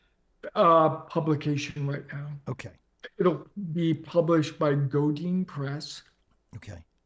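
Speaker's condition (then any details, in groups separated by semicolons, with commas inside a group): ALS; progressive, onset leg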